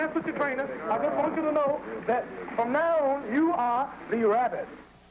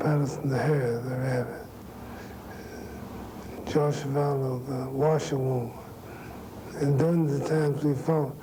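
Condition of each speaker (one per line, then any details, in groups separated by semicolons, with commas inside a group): No condition
Parkinson's syndrome; no tremor, no physical weakness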